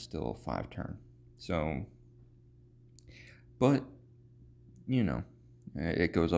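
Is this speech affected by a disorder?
No.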